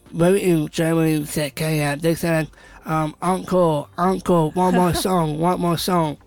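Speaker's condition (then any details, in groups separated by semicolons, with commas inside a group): Down syndrome; not always understood by others, pub workers don't understand speech properly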